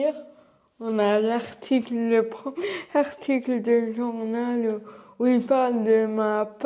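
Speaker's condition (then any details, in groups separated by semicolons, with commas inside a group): Cerebral palsy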